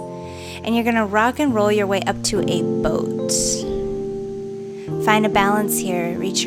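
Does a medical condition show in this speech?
No.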